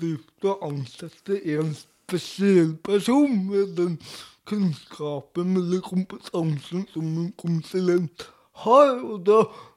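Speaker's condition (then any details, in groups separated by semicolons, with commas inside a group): Cerebral palsy; speech difficulties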